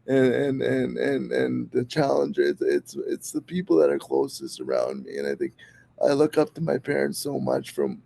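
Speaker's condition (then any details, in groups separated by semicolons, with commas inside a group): Cerebral palsy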